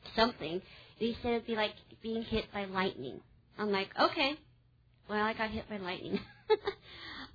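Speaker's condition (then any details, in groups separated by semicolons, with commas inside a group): Cleft palate; congenital, repaired age 3, 14 adult teeth missing, dental surgeries, hip bone graft above upper lip; infant feeding difficulty with weight loss, ongoing dental problems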